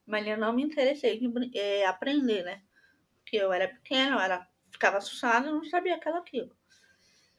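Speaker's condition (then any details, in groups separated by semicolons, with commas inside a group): Deafness; congenital, maternal rubella, profound one ear, severe other, hearing aid from 4, no cochlear implant; oralized, uses hearing aid, hears better with severe-loss ear, sign language first language; no speech before diagnosis, only pointing, learned speech with hearing aid and speech therapy, early words incorrect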